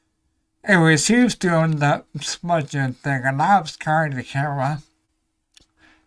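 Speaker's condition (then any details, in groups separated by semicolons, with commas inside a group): Ataxia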